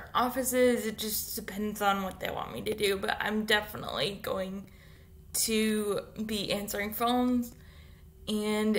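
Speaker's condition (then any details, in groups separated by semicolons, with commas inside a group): Cerebral palsy; infant ventilator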